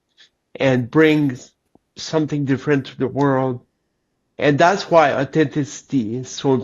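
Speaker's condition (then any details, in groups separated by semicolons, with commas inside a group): Cerebral palsy; lifelong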